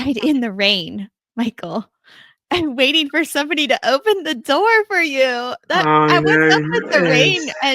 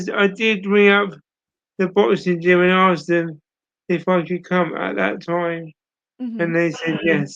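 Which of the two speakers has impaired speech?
The second: cerebral palsy; full-time wheelchair user; speech impairment.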